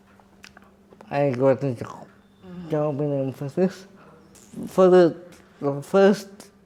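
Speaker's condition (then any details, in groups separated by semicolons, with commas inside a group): Cerebral palsy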